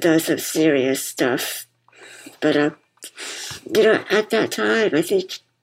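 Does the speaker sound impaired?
Yes: muscular dystrophy; congenital form, diagnosed as toddler; wears BiPAP machine to help breathing; BiPAP machine audible while talking.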